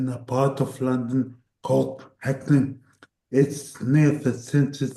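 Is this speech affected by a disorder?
Yes: cerebral palsy; voice tires at times.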